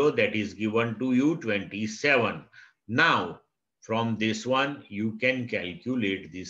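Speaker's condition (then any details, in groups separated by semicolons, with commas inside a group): No condition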